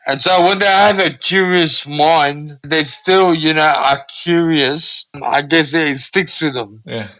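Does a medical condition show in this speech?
Yes: cerebral palsy.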